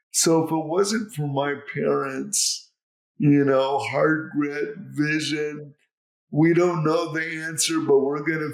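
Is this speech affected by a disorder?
Yes: cerebral palsy.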